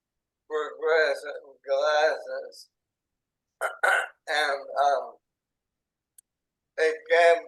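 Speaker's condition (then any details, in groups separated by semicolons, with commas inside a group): ALS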